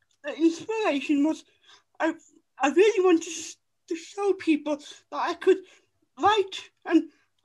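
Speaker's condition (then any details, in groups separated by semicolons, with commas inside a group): Cerebral palsy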